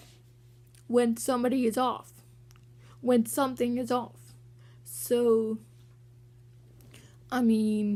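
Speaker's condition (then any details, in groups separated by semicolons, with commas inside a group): Cerebral palsy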